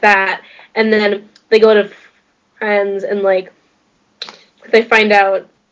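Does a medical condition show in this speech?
Yes: stuttering; stuttering since about age 3, father also stutters; age 16, 13 years since onset, ineffective school therapy, now stuttering-trained professional, friends support group conventions; here blocks.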